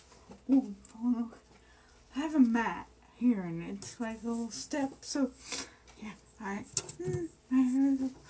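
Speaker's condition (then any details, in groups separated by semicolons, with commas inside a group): Brain injury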